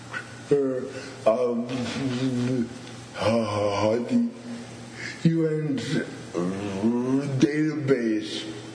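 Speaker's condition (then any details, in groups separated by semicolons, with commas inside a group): Stuttering; has had long disfluent moments on own name; prolonged sounds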